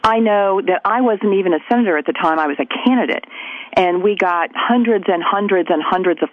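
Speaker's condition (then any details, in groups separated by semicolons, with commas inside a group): No condition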